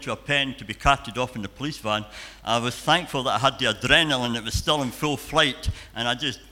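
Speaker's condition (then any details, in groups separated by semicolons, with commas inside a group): Cleft palate and cleft lip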